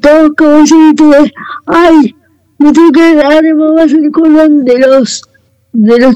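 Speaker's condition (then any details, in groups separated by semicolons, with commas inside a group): Cerebral palsy; voice and way of speaking affected by cerebral palsy, per host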